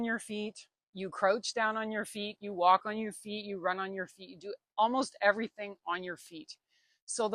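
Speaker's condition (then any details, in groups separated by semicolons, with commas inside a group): No condition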